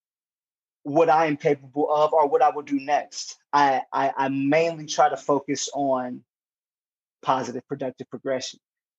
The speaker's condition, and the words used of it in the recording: Stuttering. Sometimes I think thoughts, I'll start a sentence and I'll hold it back, rather than just letting it all spill out.